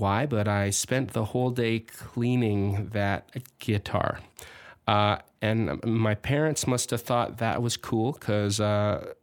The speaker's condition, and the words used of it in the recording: Stuttering. In person, it's much more difficult to maintain this kind of fluency, but when I'm alone in my studio, like I am now, it's a lot easier.